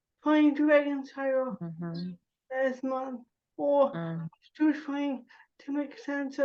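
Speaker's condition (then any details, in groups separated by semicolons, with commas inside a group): Cerebral palsy; spasticity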